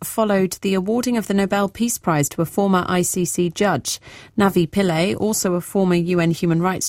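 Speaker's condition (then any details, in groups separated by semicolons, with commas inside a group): No condition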